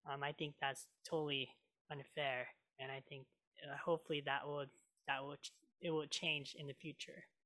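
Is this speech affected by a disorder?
Yes: cleft lip and palate; congenital cleft lip and palate, many childhood surgeries, major closure surgery, lip scar, scar removal declined; cleft made eating, talking and singing hard while growing up.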